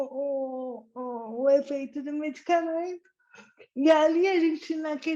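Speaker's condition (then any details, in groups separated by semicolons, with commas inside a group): Cerebral palsy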